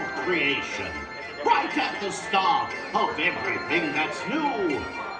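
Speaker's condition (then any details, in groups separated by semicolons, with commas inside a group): No condition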